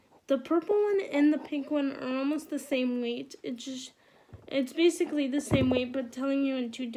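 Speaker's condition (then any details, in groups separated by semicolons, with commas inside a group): Cerebral palsy; wheelchair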